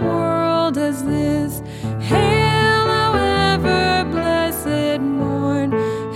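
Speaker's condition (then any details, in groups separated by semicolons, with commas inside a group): No condition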